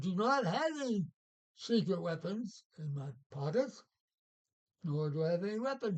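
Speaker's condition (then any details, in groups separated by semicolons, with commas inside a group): Parkinson's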